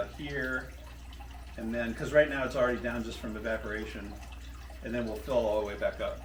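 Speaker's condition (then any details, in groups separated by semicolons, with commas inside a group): No condition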